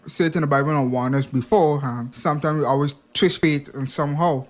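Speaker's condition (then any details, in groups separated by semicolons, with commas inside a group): Hearing impairment; past speech impediment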